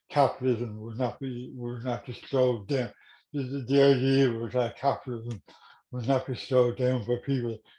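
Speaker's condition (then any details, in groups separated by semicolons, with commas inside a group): Cerebral palsy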